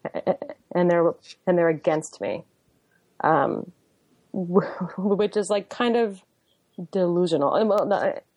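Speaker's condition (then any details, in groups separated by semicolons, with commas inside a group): Stuttering; mainly repetitions, changes with life changes and stress; usually repetitions, recently hard blocks, varies day to day, feels out of control during blocks; repeated sounds, prolonged sounds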